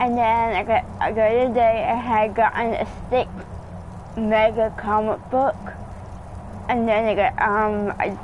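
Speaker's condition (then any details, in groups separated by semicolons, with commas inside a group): Cerebral palsy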